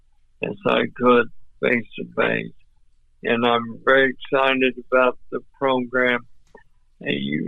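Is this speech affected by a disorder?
Yes: ALS; voice off but clear and understandable.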